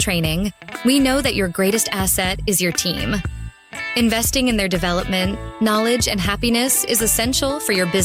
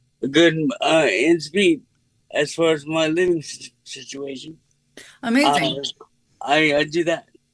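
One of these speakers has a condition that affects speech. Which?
The second: cerebral palsy; since birth, uses wheelchair; speech unaffected.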